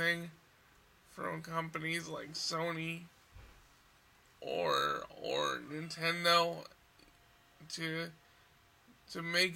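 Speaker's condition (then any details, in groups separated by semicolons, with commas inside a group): Cerebral palsy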